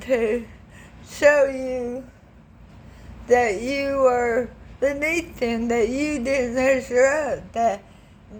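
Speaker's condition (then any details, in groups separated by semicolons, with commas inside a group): Throat cancer radiation damage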